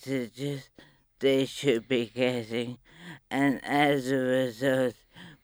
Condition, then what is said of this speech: ALS (motor neuron disease). Well, my speech has definitely consistently deteriorated.